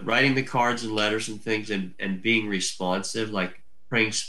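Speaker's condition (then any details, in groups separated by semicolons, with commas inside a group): Cleft lip and palate; from birth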